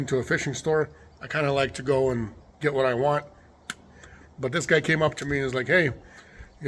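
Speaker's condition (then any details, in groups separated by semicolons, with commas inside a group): No condition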